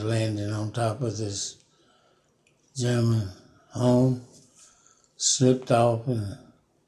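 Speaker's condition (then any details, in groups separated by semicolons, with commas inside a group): Parkinson's; about 5 years since onset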